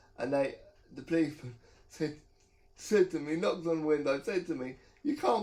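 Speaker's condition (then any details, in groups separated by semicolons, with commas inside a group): Cerebral palsy; quadriplegia, use of one hand, wheelchair user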